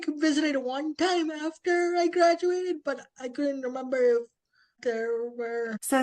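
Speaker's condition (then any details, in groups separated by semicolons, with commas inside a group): Spastic quadriplegic cerebral palsy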